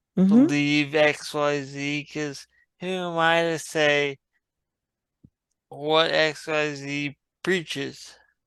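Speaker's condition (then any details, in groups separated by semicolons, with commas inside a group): Traumatic brain injury; relearned swallowing and breathing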